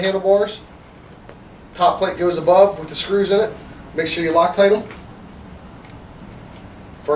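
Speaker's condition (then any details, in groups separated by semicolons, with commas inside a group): No condition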